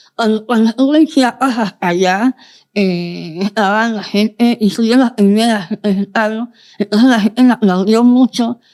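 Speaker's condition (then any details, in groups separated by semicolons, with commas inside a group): Moebius syndrome, congenital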